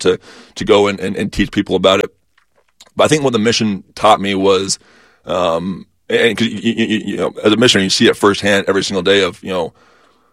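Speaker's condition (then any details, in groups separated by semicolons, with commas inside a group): Stutter; stutter first noticed in high school, not noticed in childhood; magnified on mission while learning and speaking Spanish; repeated sounds, repeated words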